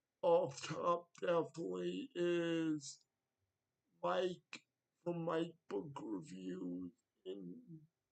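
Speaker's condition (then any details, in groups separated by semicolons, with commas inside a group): Cerebral palsy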